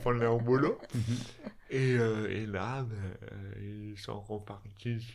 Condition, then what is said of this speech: Dystonia. La dystonie, c'est une maladie neurologique qui impacte pour ma part des troubles de l'élocution et de la motricité.